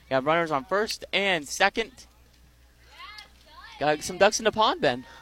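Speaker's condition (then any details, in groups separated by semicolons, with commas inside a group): No condition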